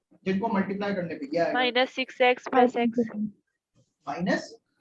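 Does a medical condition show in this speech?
No.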